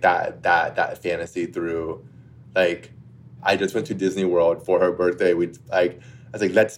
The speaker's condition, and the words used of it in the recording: Stuttering. So I speak very, very clearly and I speak very proudly because it's something that I've worked from 12 years ago to now that